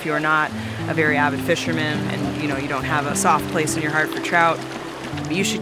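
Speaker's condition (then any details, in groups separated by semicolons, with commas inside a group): No condition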